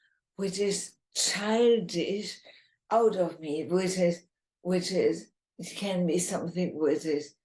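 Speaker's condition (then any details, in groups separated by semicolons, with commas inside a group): ALS, bulbar form, bulbar onset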